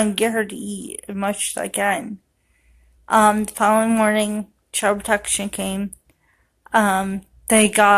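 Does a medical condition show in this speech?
Yes: cerebral palsy; affects walking.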